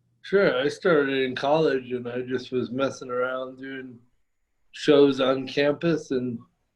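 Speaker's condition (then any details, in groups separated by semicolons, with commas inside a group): Cerebral palsy; present from birth, physical disability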